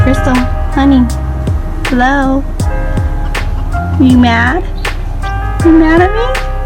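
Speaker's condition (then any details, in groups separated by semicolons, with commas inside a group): No condition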